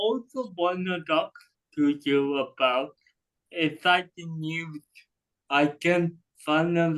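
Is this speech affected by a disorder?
Yes: cerebral palsy.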